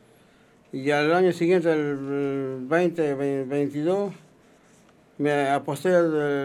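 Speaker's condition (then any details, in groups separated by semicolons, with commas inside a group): Parkinson's disease; could not walk or eat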